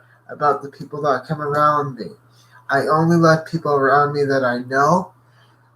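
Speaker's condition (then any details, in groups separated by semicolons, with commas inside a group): Cerebral palsy; cannot talk today due to tight muscles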